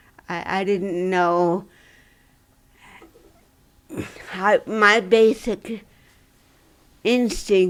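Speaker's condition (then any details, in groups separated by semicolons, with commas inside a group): Dystonia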